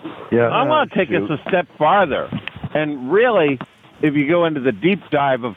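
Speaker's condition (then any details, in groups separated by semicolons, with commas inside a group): No condition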